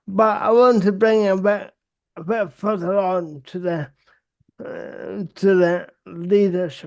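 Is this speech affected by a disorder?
Yes: cerebral palsy.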